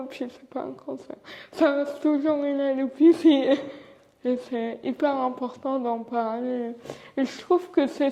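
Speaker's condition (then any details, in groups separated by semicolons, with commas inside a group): Cerebral palsy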